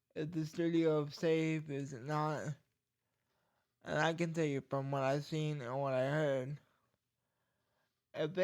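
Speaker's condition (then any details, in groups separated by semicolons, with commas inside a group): Cerebral palsy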